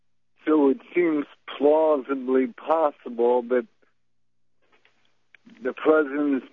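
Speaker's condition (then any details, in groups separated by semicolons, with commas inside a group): Multiple sclerosis; may speak poorly, by own account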